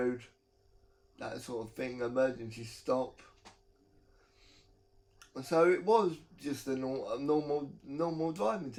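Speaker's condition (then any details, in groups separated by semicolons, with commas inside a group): Cerebral palsy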